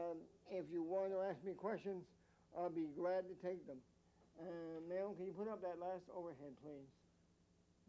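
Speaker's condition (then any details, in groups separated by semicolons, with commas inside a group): Mild cerebral palsy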